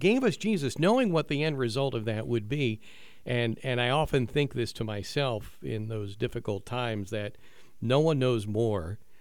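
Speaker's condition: No condition

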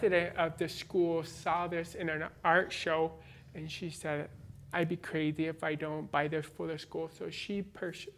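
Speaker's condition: Born deaf, cochlear implant, congenital

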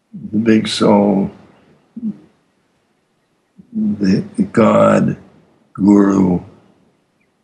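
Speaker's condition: Aphasia after stroke; previously a highly fluent golden-tongued orator

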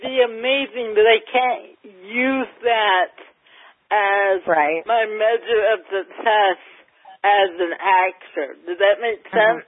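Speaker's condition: Cerebral palsy, mild; mildly affects speech

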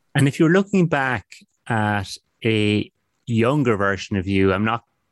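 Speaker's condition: No condition

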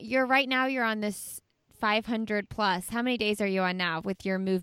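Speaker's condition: No condition

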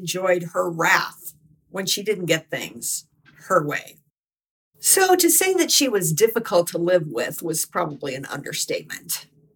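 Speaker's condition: No condition

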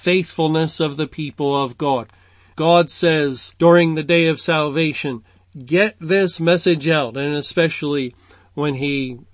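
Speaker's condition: No condition

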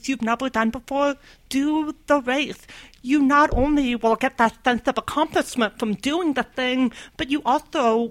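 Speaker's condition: Deafness; deaf from age 2

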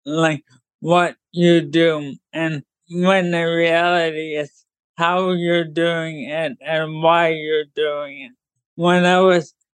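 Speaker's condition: ALS; ALS diagnosed about 9 months ago, motor neurons dying, muscles failing, total paralysis expected; hard to talk clearly

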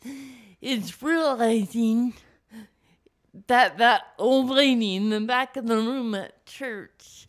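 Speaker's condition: Cerebral palsy; cerebral palsy affects speech, voice sounds different, speaking is hard

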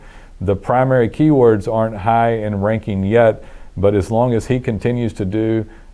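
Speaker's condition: No condition

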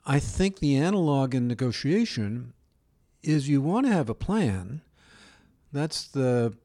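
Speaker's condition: No condition

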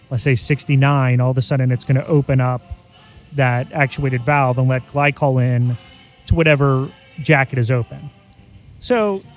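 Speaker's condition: No condition

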